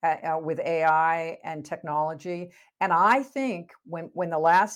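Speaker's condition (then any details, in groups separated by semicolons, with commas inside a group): No condition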